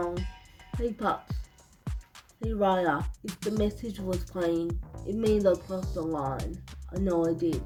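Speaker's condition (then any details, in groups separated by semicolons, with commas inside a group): Cerebral palsy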